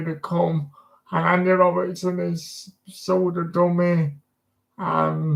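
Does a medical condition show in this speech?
Yes: disability affecting speech.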